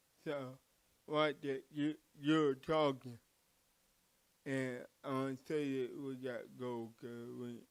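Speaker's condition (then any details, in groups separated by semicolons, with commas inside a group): Cerebral palsy; from birth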